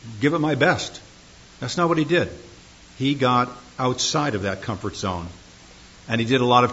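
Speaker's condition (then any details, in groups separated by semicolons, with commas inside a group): No condition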